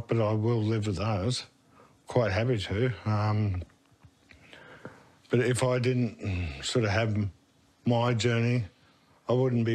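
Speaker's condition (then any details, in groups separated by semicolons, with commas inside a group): Motor neurone disease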